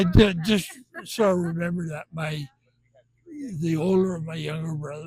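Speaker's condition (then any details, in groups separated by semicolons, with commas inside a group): Benign essential tremor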